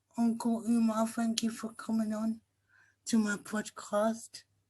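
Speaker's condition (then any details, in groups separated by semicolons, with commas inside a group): Cerebral palsy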